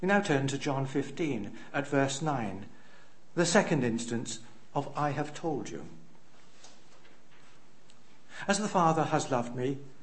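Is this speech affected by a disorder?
No.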